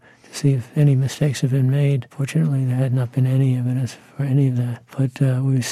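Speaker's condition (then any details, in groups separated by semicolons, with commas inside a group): Parkinson's disease; possible REM sleep signs about ten years earlier, handwriting became illegible; symptoms for several years, diagnosis first suggested on sight by neurologist Dr. Martin Samuels; voice once decent, now fuzzy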